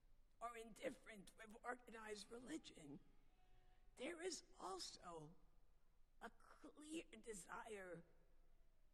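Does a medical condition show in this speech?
Yes: vocal dysphonia; noticeably sultry voice.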